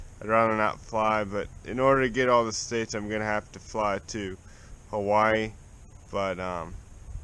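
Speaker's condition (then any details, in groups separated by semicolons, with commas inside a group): Cerebral palsy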